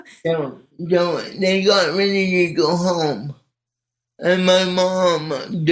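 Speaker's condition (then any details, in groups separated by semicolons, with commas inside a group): Cerebral palsy; spastic type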